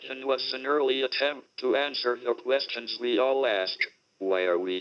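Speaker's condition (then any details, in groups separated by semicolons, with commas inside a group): Motor neuron disease (ALS), speech-generating device; body hardly works at all; discomfort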